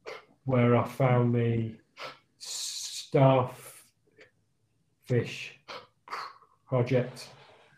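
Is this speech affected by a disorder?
Yes: stammer; stammer since childhood, hard reading aloud at school, phone calls, ordering train tickets, phone callers hung up thinking prank call; still stammers, lockdown impacted stammer, had mask made saying i stammer, you'll have to wait; sound, word and phrase repetitions, part-word repetitions, fillers like um and uh; here prolonged sounds, blocks.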